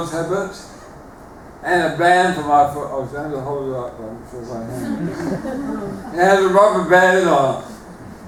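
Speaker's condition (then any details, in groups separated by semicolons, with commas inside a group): Motor neuron disease; terminal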